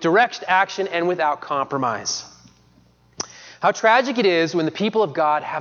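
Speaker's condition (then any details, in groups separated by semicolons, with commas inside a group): No condition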